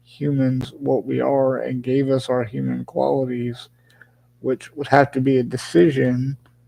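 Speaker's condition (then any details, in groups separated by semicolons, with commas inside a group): Cerebral palsy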